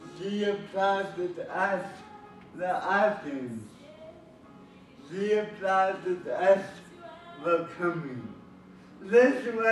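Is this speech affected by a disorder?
Yes: cerebral palsy.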